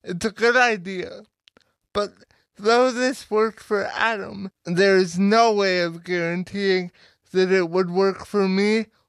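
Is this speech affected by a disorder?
Yes: cerebral palsy; power wheelchair user.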